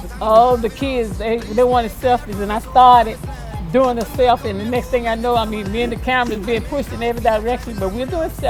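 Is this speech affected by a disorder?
No.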